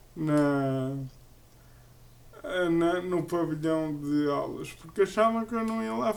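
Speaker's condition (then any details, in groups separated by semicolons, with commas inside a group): Cerebral palsy; uses a wheelchair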